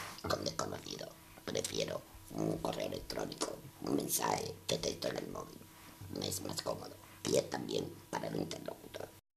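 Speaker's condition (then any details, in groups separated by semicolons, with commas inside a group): Total laryngectomy; laryngeal cancer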